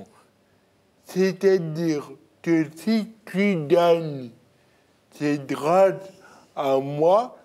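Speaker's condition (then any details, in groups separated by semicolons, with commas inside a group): Cerebral palsy; birth injury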